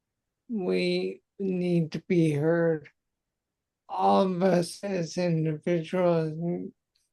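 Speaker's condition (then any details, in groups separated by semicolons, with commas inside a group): Multiple sclerosis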